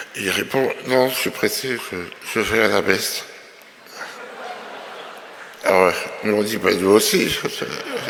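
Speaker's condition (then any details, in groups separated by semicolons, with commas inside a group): Myopathy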